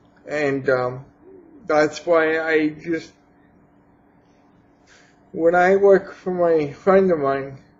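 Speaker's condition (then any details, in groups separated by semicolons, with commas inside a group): Cerebral palsy; has had surgery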